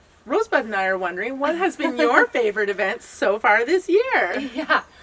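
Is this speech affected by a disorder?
No.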